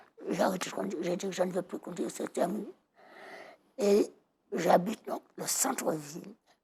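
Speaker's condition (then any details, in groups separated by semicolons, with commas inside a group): Total laryngectomy; voice audibly altered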